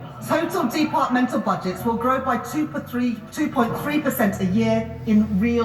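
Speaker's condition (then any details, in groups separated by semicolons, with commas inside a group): No condition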